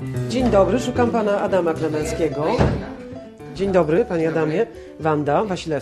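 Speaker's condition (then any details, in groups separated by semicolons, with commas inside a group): No condition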